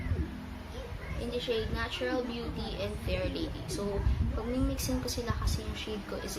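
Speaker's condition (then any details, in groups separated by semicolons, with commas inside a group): No condition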